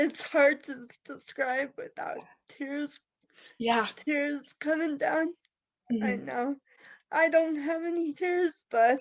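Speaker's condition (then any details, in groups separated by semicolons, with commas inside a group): Cerebral palsy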